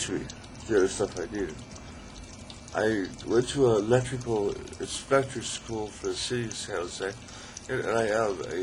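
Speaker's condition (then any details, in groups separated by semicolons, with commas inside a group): ALS; still able to talk, articulate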